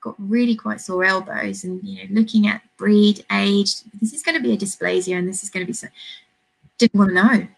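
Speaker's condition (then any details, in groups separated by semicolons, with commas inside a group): No condition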